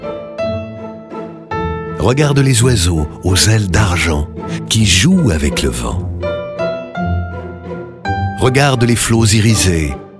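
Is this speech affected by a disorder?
No.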